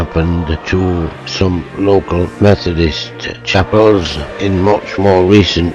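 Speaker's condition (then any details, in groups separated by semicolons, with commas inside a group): Motor neuron disease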